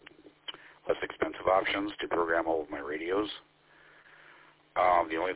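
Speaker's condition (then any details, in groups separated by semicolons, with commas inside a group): No condition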